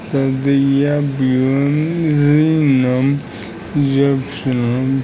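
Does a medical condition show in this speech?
Yes: aphasia; acquired after accident, severe brain injury, prolonged unconsciousness, 1% survival odds, whole body paralysed after waking; no speech for about five years after regaining consciousness.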